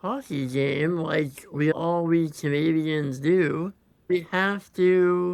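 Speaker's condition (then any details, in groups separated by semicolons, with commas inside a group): Congenital muscular dystrophy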